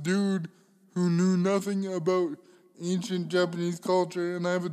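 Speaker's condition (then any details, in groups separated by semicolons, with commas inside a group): Cerebral palsy; poor typing ability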